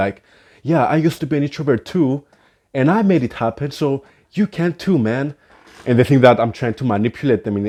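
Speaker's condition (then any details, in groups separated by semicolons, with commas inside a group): No condition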